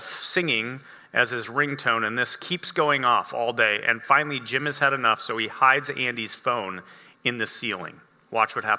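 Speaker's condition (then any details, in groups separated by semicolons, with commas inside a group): No condition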